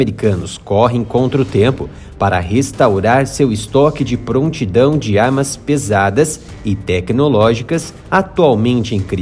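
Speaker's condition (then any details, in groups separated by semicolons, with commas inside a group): No condition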